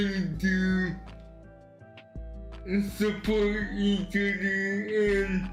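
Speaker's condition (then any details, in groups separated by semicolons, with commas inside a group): Cerebral palsy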